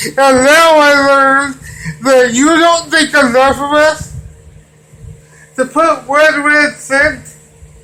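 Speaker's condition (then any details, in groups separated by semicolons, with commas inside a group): Cerebral palsy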